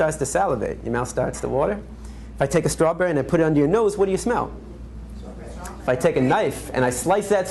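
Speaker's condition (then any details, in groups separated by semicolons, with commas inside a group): No condition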